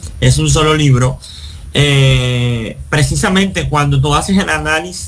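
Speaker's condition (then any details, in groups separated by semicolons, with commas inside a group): Cleft lip and palate; congenital cleft lip and complete cleft palate, no palatal bone, nasal passages joined, seven surgeries; born with no chance of speaking, now speaks, speaks a lot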